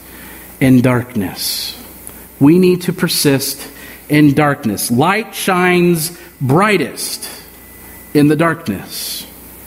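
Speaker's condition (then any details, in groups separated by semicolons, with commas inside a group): No condition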